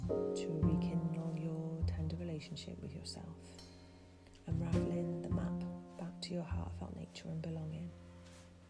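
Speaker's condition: No condition

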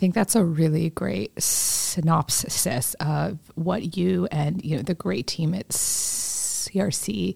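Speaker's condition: Stuttering; may stumble through questions; prolonged sounds, blocks

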